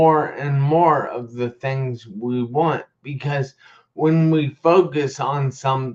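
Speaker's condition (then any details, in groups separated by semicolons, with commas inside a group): Traumatic brain injury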